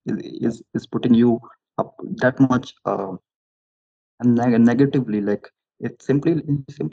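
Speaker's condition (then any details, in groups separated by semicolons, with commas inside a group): Stammering; stammer since very young age, at 16 blocked, stammered and spat during school assembly speech; adult, openly discloses stammer, expects to stammer during this conversation, asks listeners for patience; stammers less when more confident, stammers when nervous; repeated sounds, prolonged sounds, blocks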